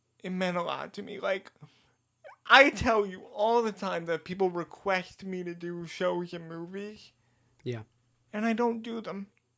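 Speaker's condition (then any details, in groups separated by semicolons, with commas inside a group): Cerebral palsy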